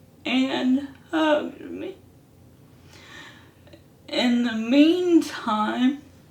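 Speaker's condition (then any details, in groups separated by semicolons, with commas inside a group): ALS; hand onset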